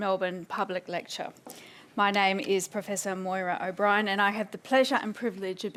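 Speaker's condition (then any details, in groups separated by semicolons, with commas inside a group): No condition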